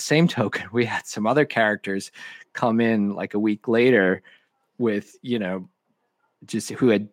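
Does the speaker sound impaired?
No.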